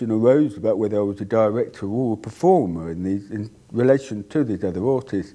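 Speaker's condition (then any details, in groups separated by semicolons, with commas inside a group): Deafness; cannot hear own voice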